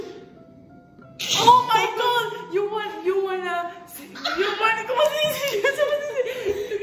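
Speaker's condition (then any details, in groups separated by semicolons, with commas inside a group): No condition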